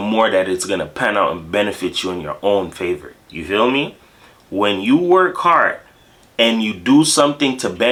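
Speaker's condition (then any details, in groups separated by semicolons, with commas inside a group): No condition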